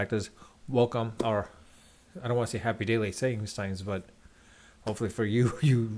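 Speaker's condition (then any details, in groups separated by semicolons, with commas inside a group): No condition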